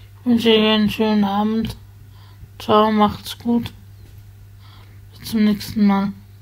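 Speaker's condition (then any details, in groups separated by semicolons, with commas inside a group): Spasticity from birth; multiple sclerosis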